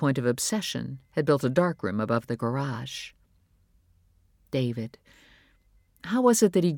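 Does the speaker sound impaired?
No.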